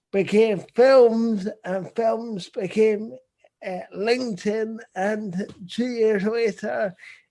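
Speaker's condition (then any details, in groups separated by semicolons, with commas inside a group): Cerebral palsy; visible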